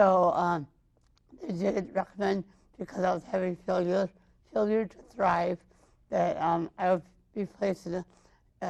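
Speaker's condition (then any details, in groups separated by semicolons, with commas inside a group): Mild cerebral palsy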